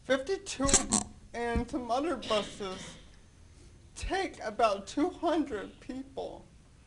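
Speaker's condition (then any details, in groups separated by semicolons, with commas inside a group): Cerebral palsy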